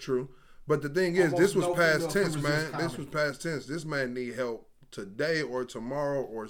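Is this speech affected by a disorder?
No.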